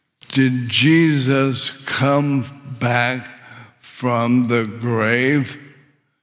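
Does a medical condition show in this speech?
Yes: ALS; muscles falling apart throughout body, swallowing difficulty; very little physical function, paralysis expected within a year or two, later breathing muscle failure expected; struggles with swallowing, choked seriously on saliva, windpipe tightened, couldn't breathe.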